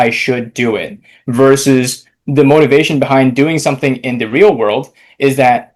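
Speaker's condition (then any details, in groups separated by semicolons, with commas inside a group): No condition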